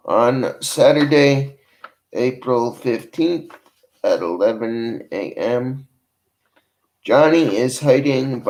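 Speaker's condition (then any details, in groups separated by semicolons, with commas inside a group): Cerebral palsy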